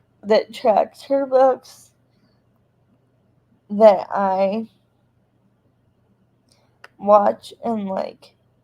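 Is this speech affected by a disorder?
Yes: cerebral palsy.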